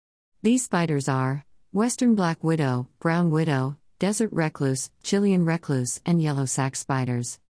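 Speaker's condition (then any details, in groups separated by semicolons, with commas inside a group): No condition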